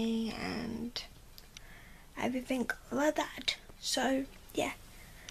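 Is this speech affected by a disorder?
Yes: cerebral palsy.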